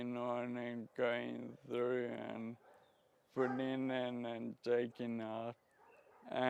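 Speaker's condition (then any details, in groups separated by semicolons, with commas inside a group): Friedreich's ataxia; ataxic dysarthria, standard speech recognition works only sometimes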